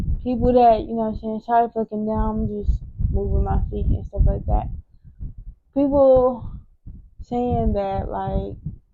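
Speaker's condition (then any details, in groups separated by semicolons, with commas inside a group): Cerebral palsy; wheelchair user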